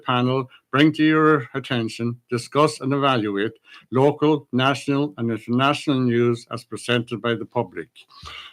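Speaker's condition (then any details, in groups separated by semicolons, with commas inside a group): No condition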